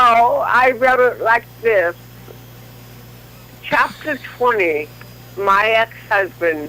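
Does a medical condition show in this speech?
Yes: cerebral palsy; from birth, leg spasticity.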